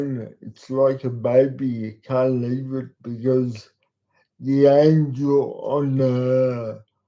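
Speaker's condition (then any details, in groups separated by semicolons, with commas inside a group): Cerebral palsy; talks slowly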